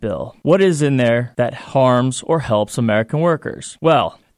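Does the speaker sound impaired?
No.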